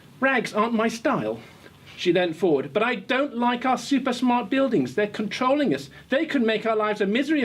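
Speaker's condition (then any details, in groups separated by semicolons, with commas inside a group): No condition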